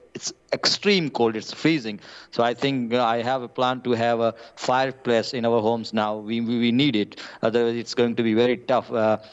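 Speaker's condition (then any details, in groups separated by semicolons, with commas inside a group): No condition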